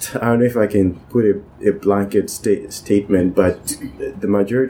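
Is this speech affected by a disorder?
Yes: stuttering; stuttered as far back as remembered, family history in great uncle, his son, maternal grandmother; more severe in native language, worse in environments recalling childhood home, sometimes cannot say a word; here repeated sounds.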